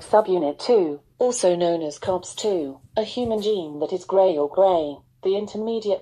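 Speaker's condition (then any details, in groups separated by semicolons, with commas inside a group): No condition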